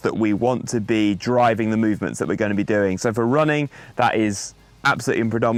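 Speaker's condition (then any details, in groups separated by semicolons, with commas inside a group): No condition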